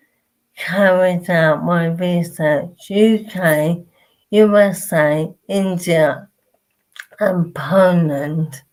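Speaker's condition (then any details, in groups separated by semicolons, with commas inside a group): Motor neurone disease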